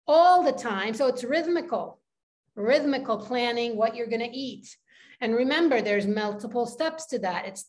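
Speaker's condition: No condition

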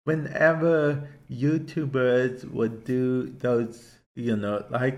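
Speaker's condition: Cerebral palsy; affects speech to an extent

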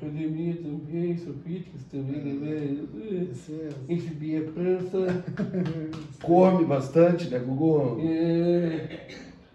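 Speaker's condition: Down syndrome; trisomy 21, congenital; adult, age 33; oral stimulation exercises in childhood, communion wafers used for oral stimulation

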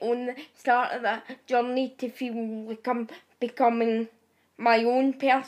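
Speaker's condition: Cerebral palsy; wheelchair user

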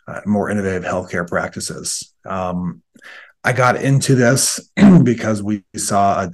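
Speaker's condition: No condition

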